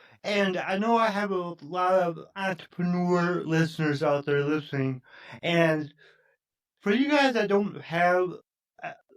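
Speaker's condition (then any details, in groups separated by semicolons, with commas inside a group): Cerebral palsy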